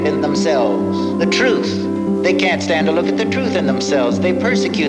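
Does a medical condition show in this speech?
No.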